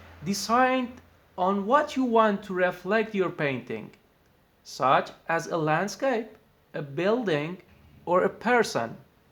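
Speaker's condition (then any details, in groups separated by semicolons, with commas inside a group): No condition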